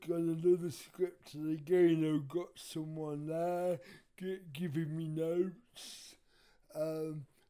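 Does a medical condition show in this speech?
Yes: cerebral palsy; wheelchair user.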